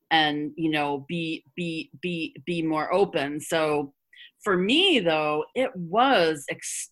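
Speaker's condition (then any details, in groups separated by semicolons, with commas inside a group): Stuttering; formerly covert, later more open after emotional pivot, learned term at Covert Stuttering Exposed workshop; formerly anticipated feared words and substituted alternatives, found hiding exhausting; repeated words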